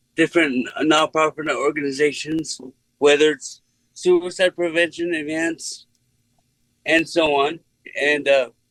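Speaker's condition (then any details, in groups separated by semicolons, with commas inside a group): Cerebral palsy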